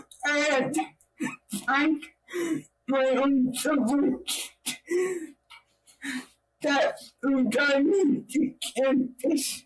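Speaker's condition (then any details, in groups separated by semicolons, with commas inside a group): Cerebral palsy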